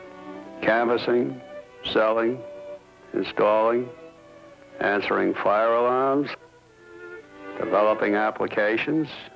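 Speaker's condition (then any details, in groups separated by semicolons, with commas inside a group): No condition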